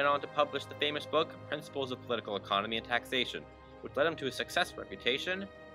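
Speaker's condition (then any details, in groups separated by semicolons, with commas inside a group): No condition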